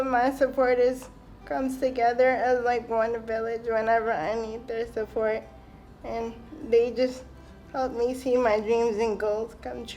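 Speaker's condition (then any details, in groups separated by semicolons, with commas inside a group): Cerebral palsy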